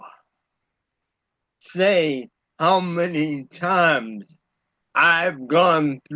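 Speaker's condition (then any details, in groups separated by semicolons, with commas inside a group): Cerebral palsy; about a year after a stroke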